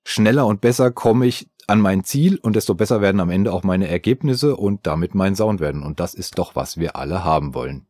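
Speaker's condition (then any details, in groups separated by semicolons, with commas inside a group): No condition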